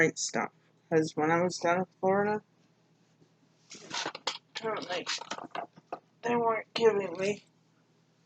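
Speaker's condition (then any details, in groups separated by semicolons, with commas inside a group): Mild cerebral palsy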